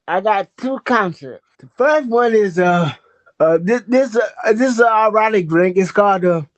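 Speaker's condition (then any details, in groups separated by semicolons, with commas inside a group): Cerebral palsy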